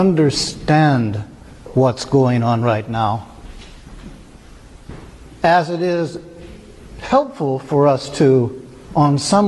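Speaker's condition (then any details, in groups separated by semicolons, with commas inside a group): No condition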